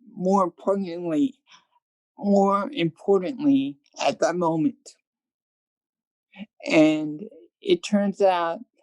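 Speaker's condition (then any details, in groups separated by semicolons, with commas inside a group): Cerebral palsy; present from birth, hearing loss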